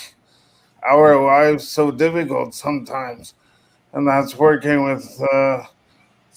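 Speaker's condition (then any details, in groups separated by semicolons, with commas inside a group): Cerebral palsy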